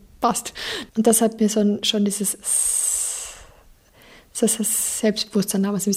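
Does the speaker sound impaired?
Yes: stuttering; since childhood, worst in puberty with blocks on every second word, twin brother also stutters, speech therapy techniques; much milder than in puberty, varies with daily form, consciously uses learned techniques, tiring; blocks with whole-body tension, automatic repetition before hard words, stronger in English than German; here repeated words, prolonged sounds.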